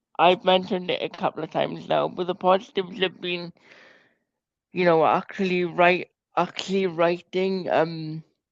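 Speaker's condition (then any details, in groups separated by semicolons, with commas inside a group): Cerebral palsy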